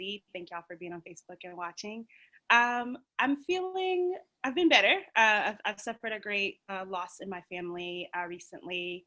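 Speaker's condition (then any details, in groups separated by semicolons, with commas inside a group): No condition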